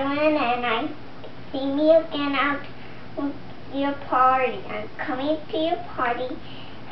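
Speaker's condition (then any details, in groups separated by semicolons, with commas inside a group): No condition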